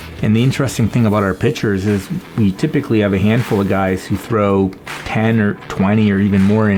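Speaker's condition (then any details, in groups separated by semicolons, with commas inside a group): No condition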